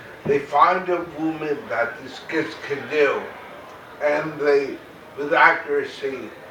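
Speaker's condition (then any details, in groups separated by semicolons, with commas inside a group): Cerebral palsy; very mild form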